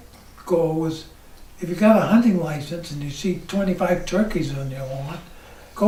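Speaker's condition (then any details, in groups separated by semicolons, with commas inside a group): ALS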